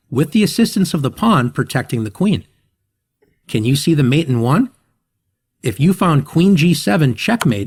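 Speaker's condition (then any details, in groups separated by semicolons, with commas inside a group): No condition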